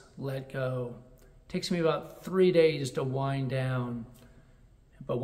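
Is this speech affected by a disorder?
No.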